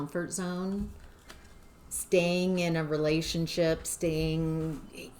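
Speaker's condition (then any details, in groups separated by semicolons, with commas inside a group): No condition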